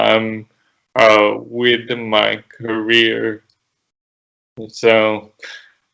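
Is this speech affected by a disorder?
Yes: cerebral palsy.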